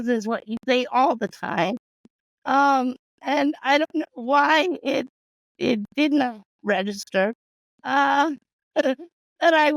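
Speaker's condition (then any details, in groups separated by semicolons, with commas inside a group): Cerebral palsy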